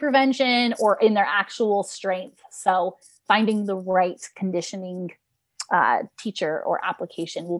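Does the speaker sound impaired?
No.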